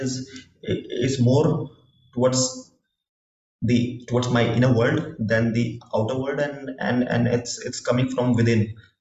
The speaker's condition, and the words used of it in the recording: Stuttering. And since I started to talk with, you know, with more and more exposure to different scenarios, I am becoming good in articulating my views.